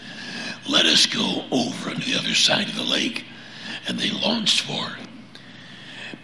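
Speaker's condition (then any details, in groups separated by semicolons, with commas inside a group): Laryngeal cancer; much weaker than before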